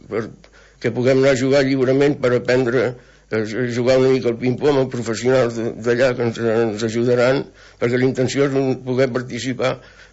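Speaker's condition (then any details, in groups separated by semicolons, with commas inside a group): Parkinson's disease; diagnosed about 12 years ago, dopamine loss affecting motor function; weekly supervised table tennis program, Cert Tenis Taula with Àrea Bàsica de Salut de l'Escala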